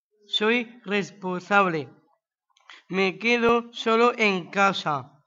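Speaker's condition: Down syndrome; age 20

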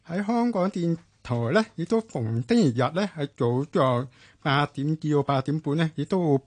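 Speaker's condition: Hearing impairment; follows conversation by reading lips

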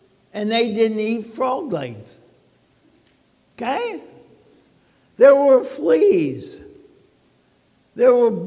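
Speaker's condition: ALS; talking funny

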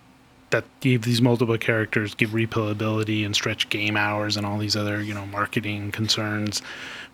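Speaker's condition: No condition

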